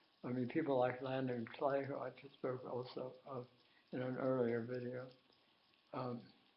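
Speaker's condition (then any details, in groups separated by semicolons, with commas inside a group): Tongue cancer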